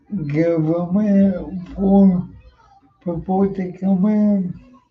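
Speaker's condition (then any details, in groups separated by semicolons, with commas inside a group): Cerebral palsy; uses wheelchair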